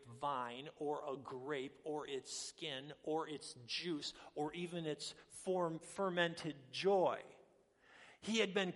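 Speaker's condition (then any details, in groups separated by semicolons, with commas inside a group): No condition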